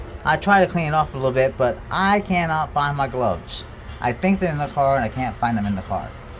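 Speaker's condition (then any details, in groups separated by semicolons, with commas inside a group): No condition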